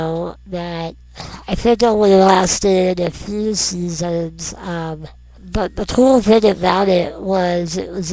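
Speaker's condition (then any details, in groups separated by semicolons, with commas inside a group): Non-progressive muscular dystrophy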